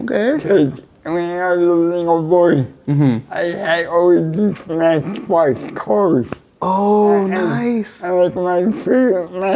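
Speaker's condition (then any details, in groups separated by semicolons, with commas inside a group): Cerebral palsy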